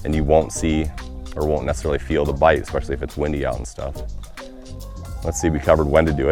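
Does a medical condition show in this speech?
No.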